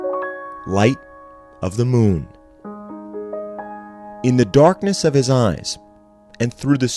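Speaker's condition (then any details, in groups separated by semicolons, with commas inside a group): No condition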